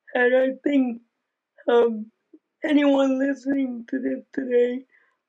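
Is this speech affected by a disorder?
Yes: Aicardi-Goutières syndrome; diagnosed at age 10, symptoms first thought to be cerebral palsy, ongoing medications; age 25, about 15 years since diagnosis, doing well now, tough a few years ago; still able to speak, can put experiences into words.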